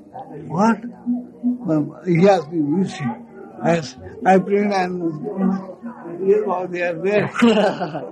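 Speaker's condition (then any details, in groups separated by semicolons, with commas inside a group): Speech loss after head injury; heavy speech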